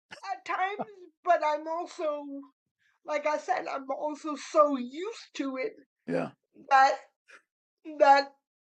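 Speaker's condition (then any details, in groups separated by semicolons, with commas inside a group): Cerebral palsy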